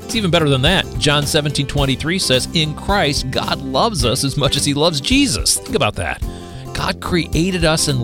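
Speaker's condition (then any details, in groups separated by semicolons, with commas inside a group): No condition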